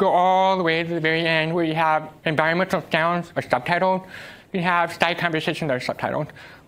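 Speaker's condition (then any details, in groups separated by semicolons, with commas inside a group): Deafness; uses American Sign Language, cannot follow game voice chat or spoken cues amid noise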